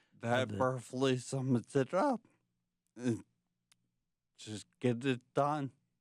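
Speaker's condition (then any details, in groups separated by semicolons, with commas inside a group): Traumatic brain injury from tumour; speech affected, in speech therapy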